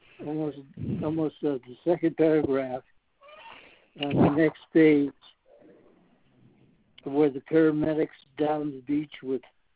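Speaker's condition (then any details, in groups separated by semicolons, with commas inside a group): Parkinson's disease; hard for listener to understand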